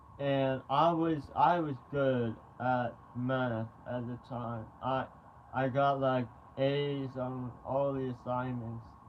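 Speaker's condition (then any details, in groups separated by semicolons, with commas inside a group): Tongue cancer surgery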